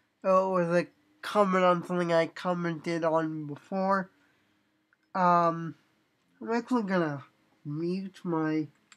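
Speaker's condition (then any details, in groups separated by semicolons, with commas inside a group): Cerebral palsy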